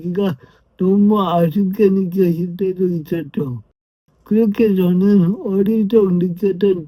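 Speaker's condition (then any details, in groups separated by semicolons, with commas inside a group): Brain lesion disability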